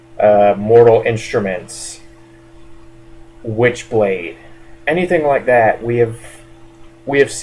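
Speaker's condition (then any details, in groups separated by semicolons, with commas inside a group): No condition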